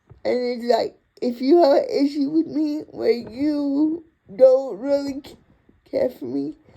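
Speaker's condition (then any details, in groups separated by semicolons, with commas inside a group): Cerebral palsy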